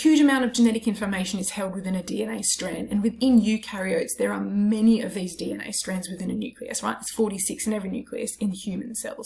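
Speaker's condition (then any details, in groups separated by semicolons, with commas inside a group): No condition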